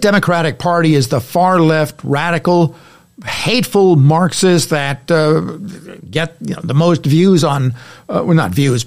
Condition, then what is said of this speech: No condition.